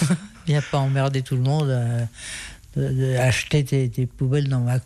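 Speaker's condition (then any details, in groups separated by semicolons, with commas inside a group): Parkinson's disease; noticed through trouble cycling on Île de Ré, can no longer ride a bike, uses wheelchair; rate sometimes slightly slowed, possibly from medication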